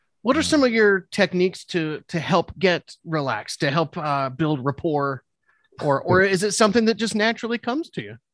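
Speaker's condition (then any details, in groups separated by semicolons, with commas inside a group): No condition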